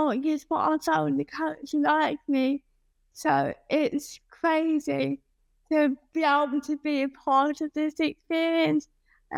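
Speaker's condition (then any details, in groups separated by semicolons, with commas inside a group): Cerebral palsy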